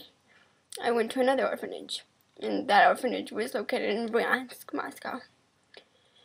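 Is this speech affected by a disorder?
Yes: cerebral palsy.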